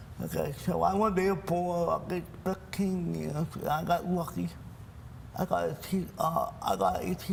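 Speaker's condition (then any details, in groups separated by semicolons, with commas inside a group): Cerebral palsy; speech impairment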